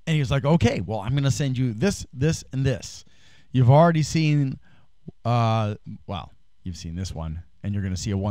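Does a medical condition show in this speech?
No.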